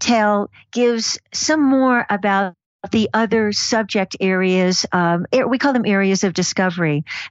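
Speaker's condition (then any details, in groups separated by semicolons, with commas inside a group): No condition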